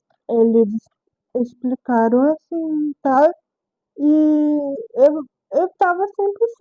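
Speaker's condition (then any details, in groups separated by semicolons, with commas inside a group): Cerebral palsy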